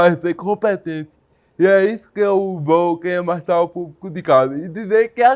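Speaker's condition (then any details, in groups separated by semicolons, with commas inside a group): Cerebral palsy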